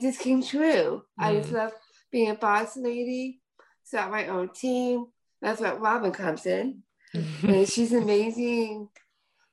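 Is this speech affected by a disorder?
Yes: Down syndrome.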